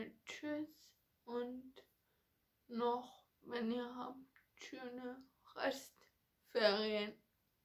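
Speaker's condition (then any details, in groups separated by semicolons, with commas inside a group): Ataxia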